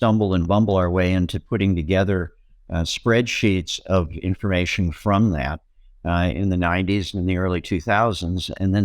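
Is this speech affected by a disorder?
No.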